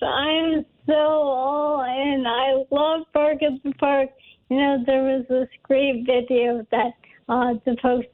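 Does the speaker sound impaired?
Yes: ALS; diagnosed a while back, diagnosis announced last year ahead of postseason.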